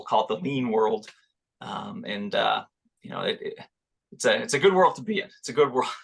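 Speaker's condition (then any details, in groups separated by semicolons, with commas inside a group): No condition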